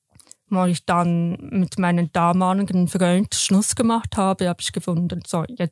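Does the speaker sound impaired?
Yes: deafness; congenital profound hearing loss to deafness, later cochlear implant.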